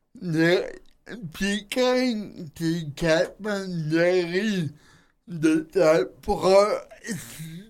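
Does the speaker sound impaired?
Yes: cerebral palsy; from birth, drives a truck, does almost everything in own way; self-described as speaking a bit oddly, host says speech not odd at all.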